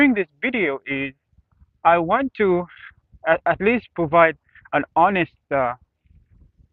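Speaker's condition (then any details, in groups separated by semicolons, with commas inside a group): No condition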